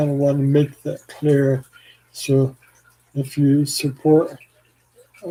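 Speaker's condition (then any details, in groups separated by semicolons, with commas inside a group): ALS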